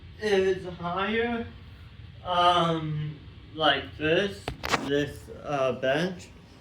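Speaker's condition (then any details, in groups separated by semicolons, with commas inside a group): Tongue cancer surgery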